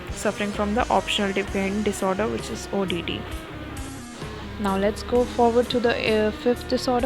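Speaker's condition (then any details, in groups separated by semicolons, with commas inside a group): No condition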